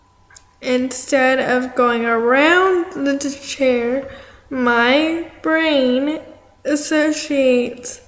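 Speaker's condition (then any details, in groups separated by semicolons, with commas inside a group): Cerebral palsy; affects arm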